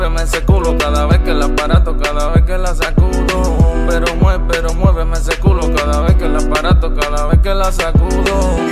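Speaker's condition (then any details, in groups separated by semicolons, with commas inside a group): No condition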